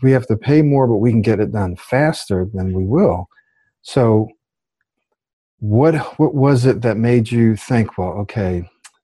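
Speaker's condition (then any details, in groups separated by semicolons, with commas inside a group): No condition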